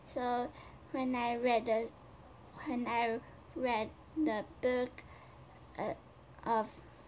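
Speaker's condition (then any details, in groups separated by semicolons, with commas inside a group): Cerebral palsy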